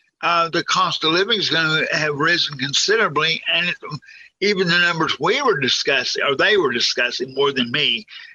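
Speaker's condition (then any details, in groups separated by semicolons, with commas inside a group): Cerebral palsy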